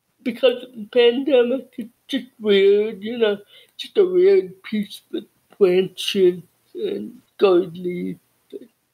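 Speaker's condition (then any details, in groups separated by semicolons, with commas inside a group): Cerebral palsy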